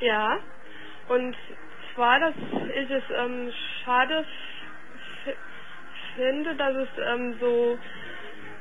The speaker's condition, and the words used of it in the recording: Stuttering. Ich finde erstmal super Kompliment, dass du mit mir dich auch traust, jetzt hier so in der Öffentlichkeit zu reden, obwohl du etwas stotterst.